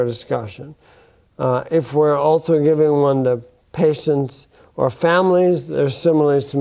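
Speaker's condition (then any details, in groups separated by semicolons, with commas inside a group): Bulbar onset ALS; affects speech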